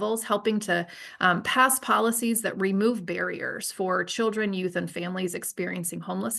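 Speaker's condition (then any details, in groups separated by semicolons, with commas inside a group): No condition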